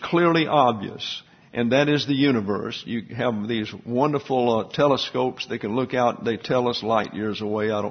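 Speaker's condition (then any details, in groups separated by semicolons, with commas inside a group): No condition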